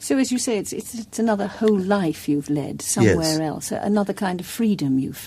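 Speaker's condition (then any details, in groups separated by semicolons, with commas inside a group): No condition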